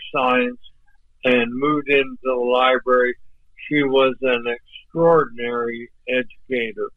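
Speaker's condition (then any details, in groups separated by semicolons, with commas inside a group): ALS; voice off but clear and understandable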